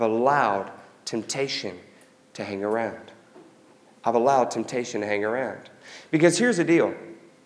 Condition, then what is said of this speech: None; typical speech.